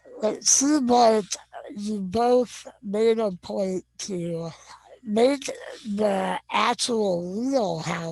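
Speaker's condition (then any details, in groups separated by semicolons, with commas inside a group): Non-progressive muscular dystrophy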